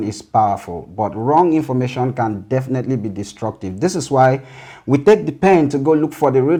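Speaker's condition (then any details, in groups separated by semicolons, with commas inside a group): No condition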